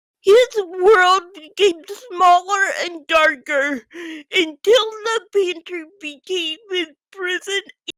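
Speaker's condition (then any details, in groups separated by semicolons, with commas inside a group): Physical speech impairment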